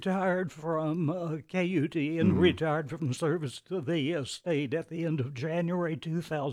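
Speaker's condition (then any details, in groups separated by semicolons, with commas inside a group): Vocal dysphonia; onset while working at KUT radio, attributed to stress, persisted despite efforts, led to leaving KUT; dysphonia still present, raised as the elephant in the room; voice felt like being strangled, host took it as natural speaking style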